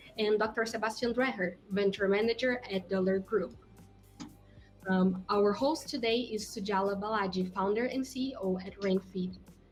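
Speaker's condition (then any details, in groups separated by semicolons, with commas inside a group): No condition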